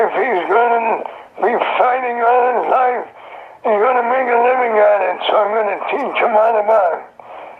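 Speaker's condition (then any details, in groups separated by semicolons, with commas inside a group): Throat cancer; survivor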